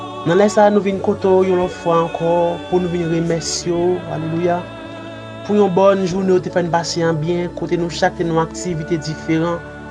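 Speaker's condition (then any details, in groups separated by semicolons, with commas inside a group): No condition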